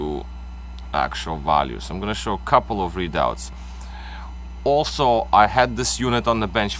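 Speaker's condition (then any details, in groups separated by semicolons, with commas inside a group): No condition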